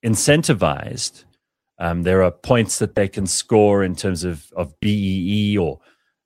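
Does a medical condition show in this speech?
No.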